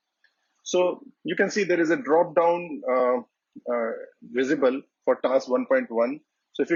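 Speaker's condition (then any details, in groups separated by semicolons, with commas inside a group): No condition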